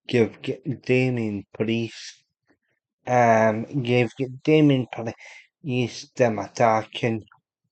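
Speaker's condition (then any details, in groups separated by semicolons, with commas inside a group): Cerebral palsy; unable to walk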